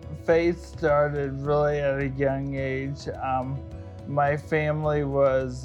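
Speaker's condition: ALS; after prolonged search for answers

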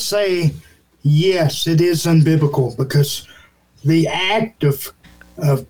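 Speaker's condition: Cerebral palsy; needs ramps, single-level home or way to get upstairs; home would need modification to suit needs

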